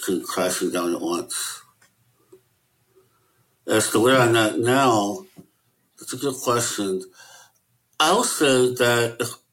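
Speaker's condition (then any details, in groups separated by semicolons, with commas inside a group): Möbius syndrome; no facial nerve control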